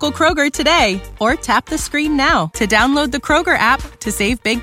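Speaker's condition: No condition

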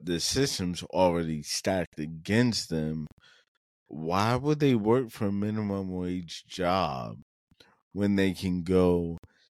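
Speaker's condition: Cerebral palsy; muscles needing relaxation

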